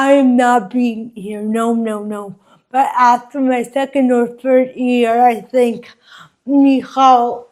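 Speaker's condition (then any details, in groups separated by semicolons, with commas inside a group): Cerebral palsy; affects speech, mouth and face, drooling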